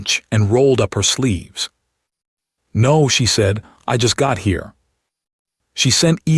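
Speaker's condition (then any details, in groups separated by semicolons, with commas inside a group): No condition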